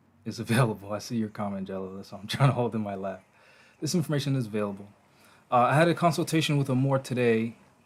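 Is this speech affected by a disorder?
No.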